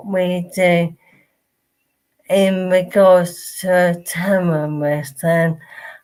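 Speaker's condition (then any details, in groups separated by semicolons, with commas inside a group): Motor neurone disease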